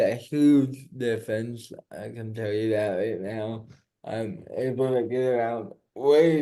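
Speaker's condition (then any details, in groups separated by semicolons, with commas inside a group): Cerebral palsy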